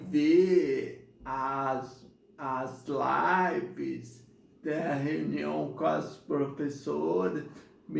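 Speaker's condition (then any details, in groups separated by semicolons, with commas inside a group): Multiple sclerosis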